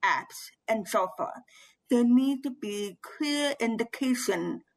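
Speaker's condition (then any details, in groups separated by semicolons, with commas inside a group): Bilateral severe to profound hearing loss; interpretation services from Karen Todd through Vancro during interview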